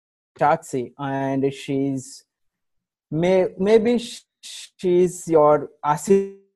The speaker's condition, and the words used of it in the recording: Stuttering. So literally after a couple of 2 or 3 months later on, I started to feel change on my speech.